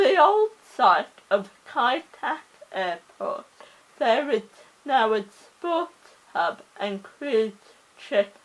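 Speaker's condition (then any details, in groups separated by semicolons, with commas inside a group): Cerebral palsy; oxygen starvation at birth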